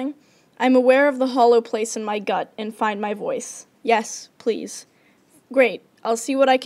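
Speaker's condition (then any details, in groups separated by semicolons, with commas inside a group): No condition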